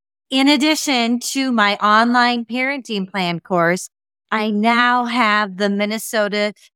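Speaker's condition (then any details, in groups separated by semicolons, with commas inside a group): No condition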